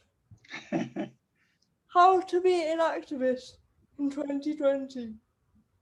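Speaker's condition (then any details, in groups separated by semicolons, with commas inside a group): Cerebral palsy; wheelchair user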